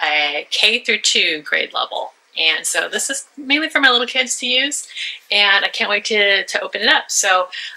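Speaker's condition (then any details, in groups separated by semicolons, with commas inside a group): No condition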